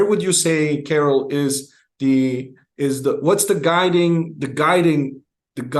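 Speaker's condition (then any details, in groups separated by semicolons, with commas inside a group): No condition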